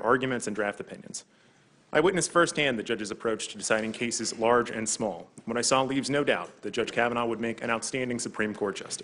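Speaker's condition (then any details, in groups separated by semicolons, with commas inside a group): No condition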